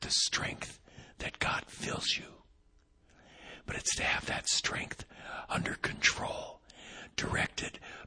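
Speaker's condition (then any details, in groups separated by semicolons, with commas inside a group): Vocal cord paralysis, unilateral; one vocal cord paralyzed, about 6 weeks; voice not yet back, audibly affected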